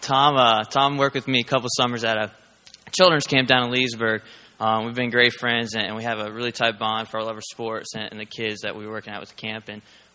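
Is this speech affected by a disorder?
No.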